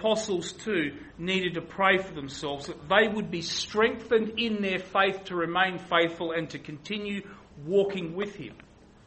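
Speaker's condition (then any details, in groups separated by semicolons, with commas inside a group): No condition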